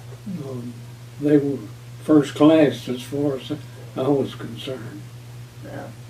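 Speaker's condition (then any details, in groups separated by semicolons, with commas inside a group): Parkinson's disease; about two years since onset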